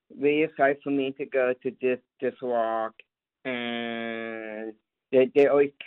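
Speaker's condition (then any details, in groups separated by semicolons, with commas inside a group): Down syndrome; lives independently, describes self as very capable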